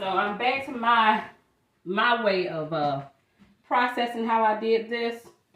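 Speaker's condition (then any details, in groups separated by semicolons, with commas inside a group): No condition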